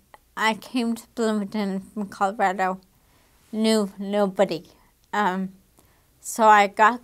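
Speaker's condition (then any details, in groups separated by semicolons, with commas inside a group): Damaged diaphragm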